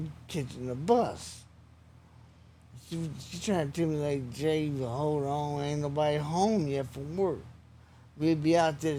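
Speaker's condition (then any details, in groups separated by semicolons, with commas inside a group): Traumatic brain injury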